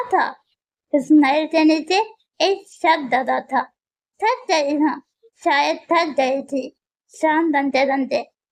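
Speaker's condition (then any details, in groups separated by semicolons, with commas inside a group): Muscular dystrophy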